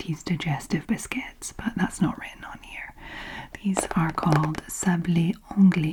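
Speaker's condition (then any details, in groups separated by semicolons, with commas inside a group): No condition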